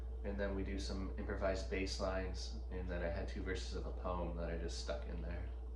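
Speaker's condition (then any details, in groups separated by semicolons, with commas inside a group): No condition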